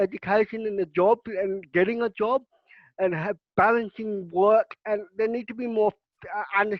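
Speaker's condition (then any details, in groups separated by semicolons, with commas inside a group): Cerebral palsy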